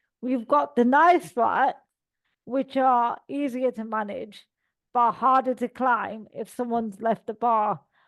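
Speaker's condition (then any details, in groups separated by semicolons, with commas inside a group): Cerebral palsy; all four limbs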